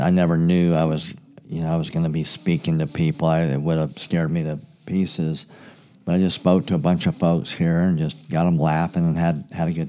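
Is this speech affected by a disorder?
Yes: cleft palate; congenital, very severe, not expected to live beyond a week, mouth and whole face not together; quiet as a child, stuttered when nervous.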